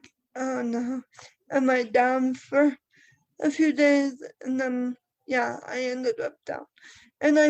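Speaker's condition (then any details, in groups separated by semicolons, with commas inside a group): Cerebral palsy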